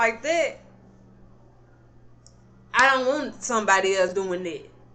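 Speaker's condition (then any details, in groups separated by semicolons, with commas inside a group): Cerebral palsy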